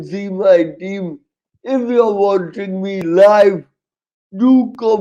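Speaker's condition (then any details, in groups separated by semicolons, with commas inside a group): Cerebral palsy, severe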